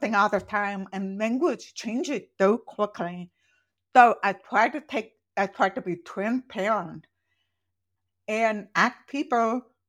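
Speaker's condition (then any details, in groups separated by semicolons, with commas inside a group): Profoundly deaf, congenital; born profoundly deaf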